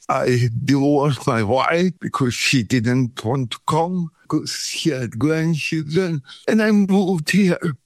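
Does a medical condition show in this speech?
Yes: cerebral palsy; from birth, no breathing first 40 minutes, feet opposite of Charlie Chaplin, shaking body, cramps, pain; cramp and pain free in Thailand, pain returns in Sweden.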